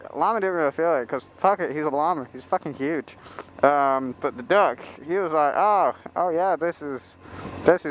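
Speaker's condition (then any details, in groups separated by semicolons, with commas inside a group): No condition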